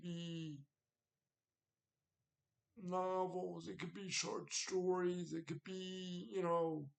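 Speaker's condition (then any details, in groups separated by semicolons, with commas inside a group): Cerebral palsy; wheelchair, needs transfer help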